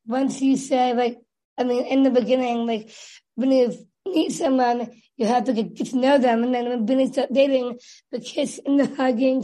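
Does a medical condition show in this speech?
Yes: Down syndrome; developmental disability from birth, differences in fine and gross motor skills and living independently; age 23.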